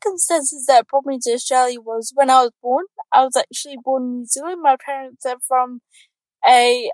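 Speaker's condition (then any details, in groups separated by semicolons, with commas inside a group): Cerebral palsy; congenital cerebral palsy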